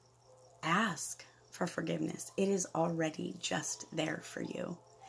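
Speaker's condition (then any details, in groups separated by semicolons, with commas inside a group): No condition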